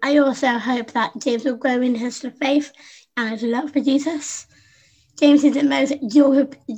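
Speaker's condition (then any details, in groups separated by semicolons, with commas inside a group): Down syndrome; congenital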